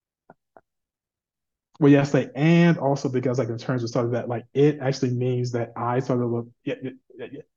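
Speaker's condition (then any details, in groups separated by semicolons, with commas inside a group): Stuttering; stutter since childhood, severe in youth, older brother also stuttered, past stuttering therapy; no longer in therapy, open about stuttering; stuttered a lot in job interviews, missed job opportunities; repeated sounds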